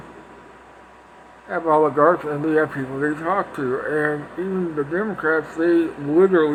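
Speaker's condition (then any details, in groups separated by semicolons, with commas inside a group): Parkinson's; speech impediment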